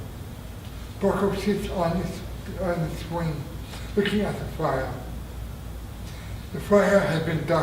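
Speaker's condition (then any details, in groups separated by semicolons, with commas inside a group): Traumatic brain injury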